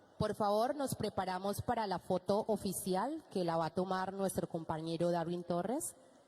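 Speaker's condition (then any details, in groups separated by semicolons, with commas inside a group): No condition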